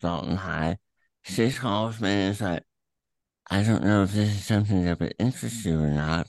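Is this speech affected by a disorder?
Yes: throat cancer; stage 4, terminal, tumor through tongue attached to epiglottis, inoperable, Emory Proton Center therapy not working.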